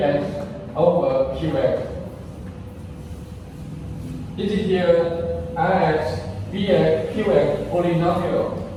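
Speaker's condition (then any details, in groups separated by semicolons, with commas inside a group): No condition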